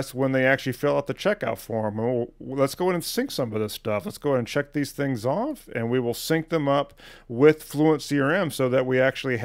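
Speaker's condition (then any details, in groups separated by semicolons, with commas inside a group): No condition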